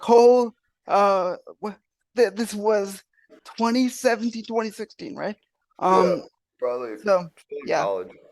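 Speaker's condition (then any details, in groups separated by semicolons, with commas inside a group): Cerebral palsy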